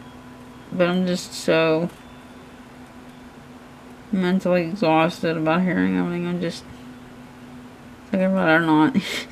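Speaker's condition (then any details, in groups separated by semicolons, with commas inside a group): Cerebral palsy; hands affected, shaking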